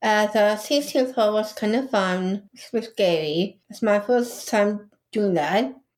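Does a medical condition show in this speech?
Yes: Down syndrome; intellectual disability.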